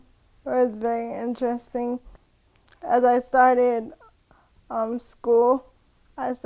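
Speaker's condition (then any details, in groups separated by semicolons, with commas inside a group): Cerebral palsy; wheelchair user; about 25 years since diagnosis, wheelchair throughout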